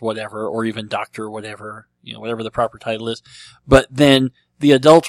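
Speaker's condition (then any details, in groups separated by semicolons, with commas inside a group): Cleft lip and palate; treated as a baby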